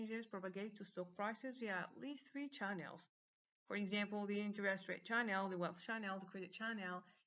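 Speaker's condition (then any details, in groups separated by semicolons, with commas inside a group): No condition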